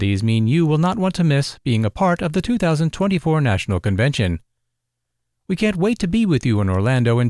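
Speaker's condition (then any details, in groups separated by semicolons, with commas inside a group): No condition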